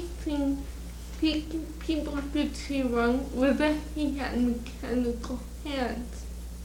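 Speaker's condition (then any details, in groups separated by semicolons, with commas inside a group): Cerebral palsy; slurred, unintelligible when excited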